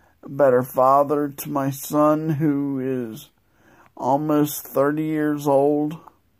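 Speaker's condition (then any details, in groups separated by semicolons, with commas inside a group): Multiple sclerosis; progressive form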